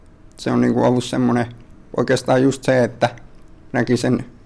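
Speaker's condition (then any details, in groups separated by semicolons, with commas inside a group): Duchenne muscular dystrophy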